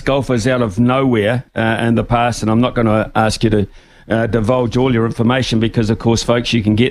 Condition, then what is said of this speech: No condition.